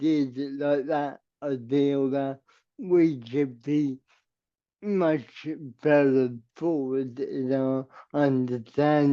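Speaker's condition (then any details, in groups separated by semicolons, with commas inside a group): Cerebral palsy; permanent wheelchair user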